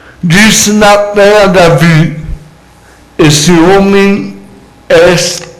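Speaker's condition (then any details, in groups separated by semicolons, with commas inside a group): Cerebral palsy; no speech as child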